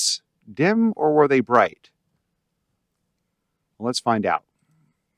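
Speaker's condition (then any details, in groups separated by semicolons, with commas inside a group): No condition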